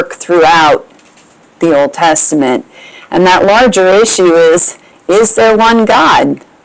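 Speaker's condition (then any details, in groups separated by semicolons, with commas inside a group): No condition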